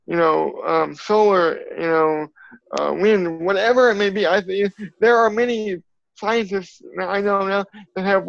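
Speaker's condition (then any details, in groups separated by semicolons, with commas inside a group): Cerebral palsy; from birth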